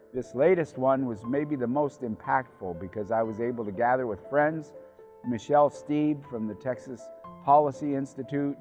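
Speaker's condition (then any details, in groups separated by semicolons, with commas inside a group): No condition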